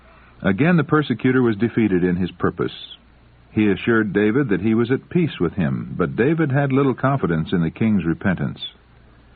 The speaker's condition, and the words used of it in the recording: None; typical speech.